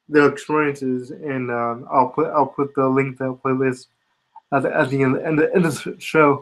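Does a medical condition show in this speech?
Yes: spastic quadriplegia cerebral palsy.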